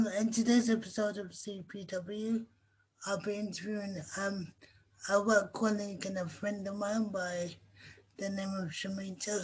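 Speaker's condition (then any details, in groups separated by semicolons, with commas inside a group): Cerebral palsy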